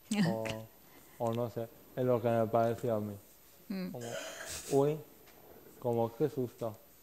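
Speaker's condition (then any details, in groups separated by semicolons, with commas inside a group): Cerebral palsy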